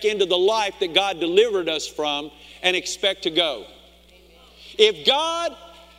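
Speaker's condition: No condition

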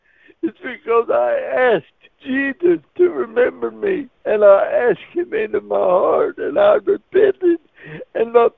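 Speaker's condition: Cerebral palsy; wheelchair user

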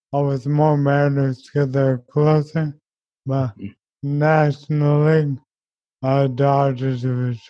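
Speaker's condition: ALS; progressive neurodegenerative

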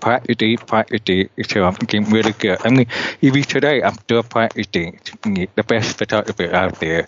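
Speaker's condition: Deafness; cannot hear well

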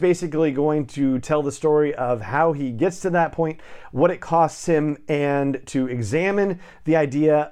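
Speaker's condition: No condition

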